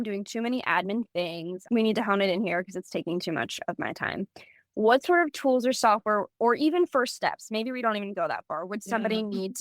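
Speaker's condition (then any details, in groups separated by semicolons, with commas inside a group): No condition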